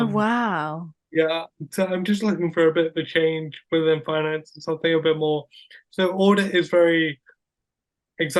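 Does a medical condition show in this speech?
Yes: cerebral palsy.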